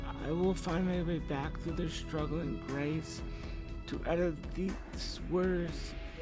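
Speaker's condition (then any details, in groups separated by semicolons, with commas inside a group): No condition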